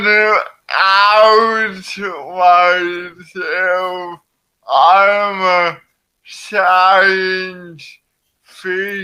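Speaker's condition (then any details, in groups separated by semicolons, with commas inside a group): Cerebral palsy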